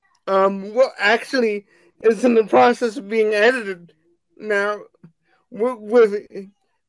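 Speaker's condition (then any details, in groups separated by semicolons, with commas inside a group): Cerebral palsy; wheelchair bound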